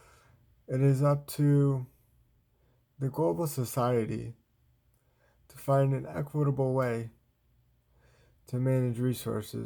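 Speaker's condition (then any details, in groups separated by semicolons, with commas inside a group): Cerebral palsy, spastic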